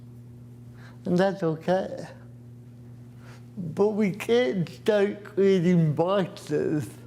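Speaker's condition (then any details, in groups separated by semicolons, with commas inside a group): Cerebral palsy; asks for subtitles for clarity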